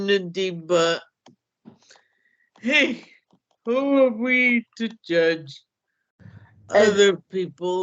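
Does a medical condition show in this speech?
Yes: cerebral palsy; hamstring treatment.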